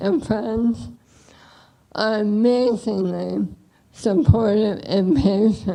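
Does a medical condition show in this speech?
Yes: ALS; bulbar onset, tongue weakness and fasciculations; speech and swallowing symptoms, over a year before diagnosis; hoarseness then slurred speech, tongue weakness, swallowing narrowing.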